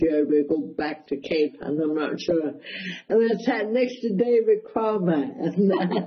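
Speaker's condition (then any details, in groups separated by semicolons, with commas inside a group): Cerebral palsy; mild, wheelchair assistance at airports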